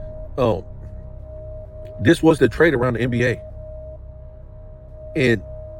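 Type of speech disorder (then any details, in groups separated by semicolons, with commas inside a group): None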